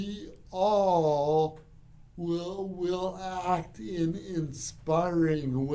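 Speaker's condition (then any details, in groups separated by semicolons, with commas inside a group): Cerebral palsy; from birth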